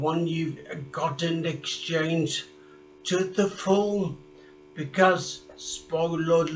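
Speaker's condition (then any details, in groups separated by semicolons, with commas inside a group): Traumatic brain injury; speech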